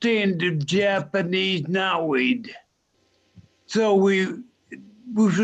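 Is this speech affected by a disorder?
Yes: neurological disorder; speech affected, tries speaking slowly and clearly.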